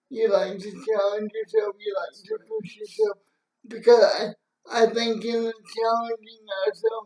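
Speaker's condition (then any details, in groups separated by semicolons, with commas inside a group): Cerebral palsy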